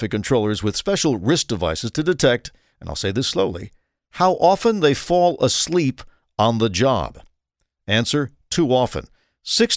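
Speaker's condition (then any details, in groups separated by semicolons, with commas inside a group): No condition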